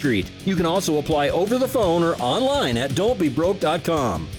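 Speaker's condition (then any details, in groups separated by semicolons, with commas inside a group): No condition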